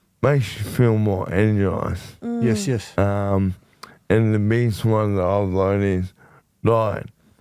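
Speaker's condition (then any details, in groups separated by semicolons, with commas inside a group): Motor neurone disease; voice became very nasal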